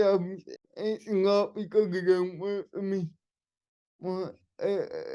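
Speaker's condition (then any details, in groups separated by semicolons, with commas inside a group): Cerebral palsy; wheelchair user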